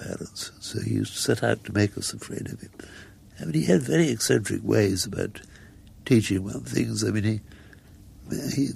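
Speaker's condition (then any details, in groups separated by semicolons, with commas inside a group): Muscular dystrophy; progressive, death predicted at 16 but now nearly 70, wheelchair user, walked earlier; gradually able to do less, helped around by carers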